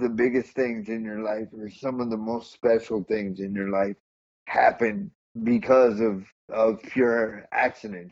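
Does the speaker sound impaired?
Yes: cerebral palsy; said to be able to speak, see and hear.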